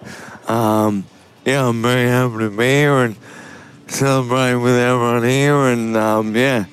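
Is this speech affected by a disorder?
Yes: motor neurone disease; sporadic motor neurone disease, deteriorating quickly; treated in Spain, exploring Melbourne TPS neuromodulation, nanocrystallized gold from Salt Lake US.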